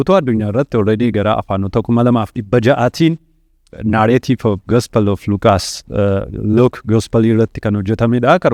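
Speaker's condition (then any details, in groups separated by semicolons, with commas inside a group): No condition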